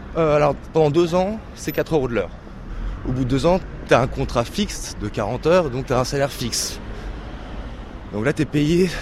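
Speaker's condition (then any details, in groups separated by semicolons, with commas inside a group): No condition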